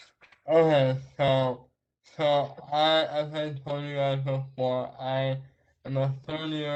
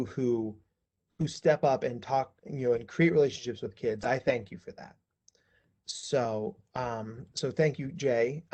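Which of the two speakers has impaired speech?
The first: traumatic brain injury.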